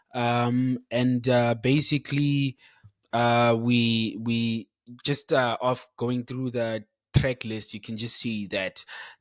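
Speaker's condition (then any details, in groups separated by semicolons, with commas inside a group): No condition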